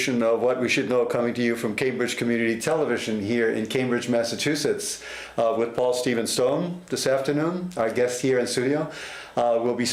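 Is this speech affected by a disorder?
No.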